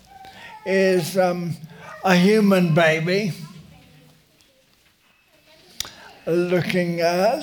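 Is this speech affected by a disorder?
Yes: motor neurone disease; motor neurone disease diagnosed at age 50, uses wheelchair.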